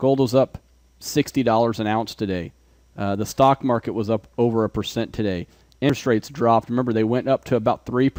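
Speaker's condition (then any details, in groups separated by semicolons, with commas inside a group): No condition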